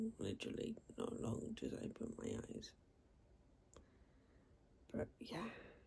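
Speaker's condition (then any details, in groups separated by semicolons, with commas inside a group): Cerebral palsy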